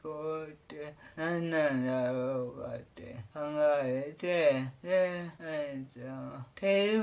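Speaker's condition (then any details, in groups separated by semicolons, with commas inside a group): Cerebral palsy; severe, uses a wheelchair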